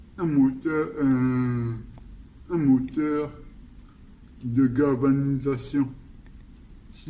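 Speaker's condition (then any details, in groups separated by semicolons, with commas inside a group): Cerebral palsy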